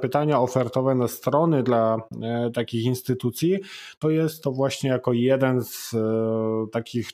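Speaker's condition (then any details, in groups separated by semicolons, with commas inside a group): No condition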